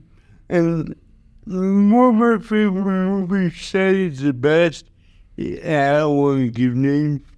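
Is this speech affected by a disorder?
Yes: cerebral palsy; caused by oxygen-related brain damage.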